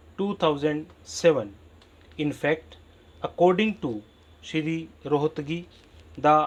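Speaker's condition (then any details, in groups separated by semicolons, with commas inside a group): No condition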